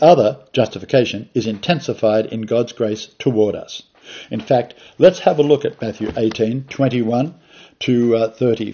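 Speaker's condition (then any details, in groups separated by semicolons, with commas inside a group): No condition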